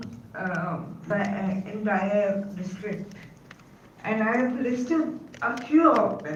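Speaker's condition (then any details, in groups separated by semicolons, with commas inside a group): Cerebral palsy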